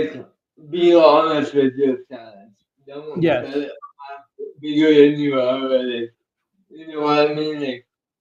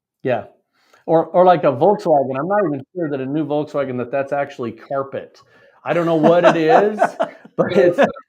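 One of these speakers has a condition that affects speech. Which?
The first: cerebral palsy; uses one hand.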